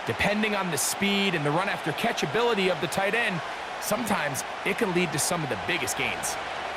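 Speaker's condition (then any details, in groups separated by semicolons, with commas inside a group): No condition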